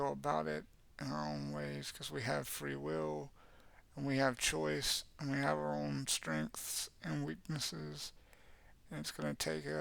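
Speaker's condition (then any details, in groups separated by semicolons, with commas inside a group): Cerebral palsy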